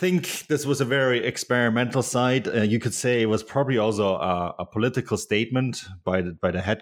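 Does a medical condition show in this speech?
No.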